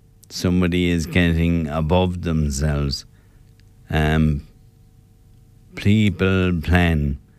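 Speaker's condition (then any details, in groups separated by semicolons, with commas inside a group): Motor neurone disease, slowly progressing semi-benign variant; slurred voice, sounds drunk, voice change followed balance problems, deliberate pauses while speaking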